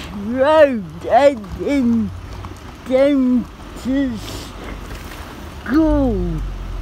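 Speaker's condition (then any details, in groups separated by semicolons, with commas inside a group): Cerebral palsy; spastic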